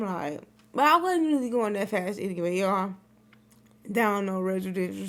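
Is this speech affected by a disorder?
Yes: cerebral palsy.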